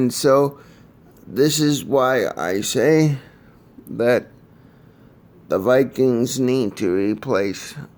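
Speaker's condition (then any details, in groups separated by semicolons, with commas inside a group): Cerebral palsy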